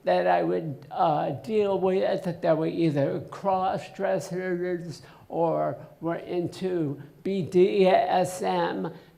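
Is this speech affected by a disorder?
Yes: essential tremor.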